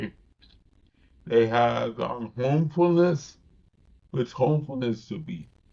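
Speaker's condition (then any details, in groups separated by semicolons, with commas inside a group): Cerebral palsy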